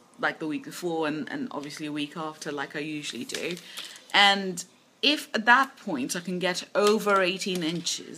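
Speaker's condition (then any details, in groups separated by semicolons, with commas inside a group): No condition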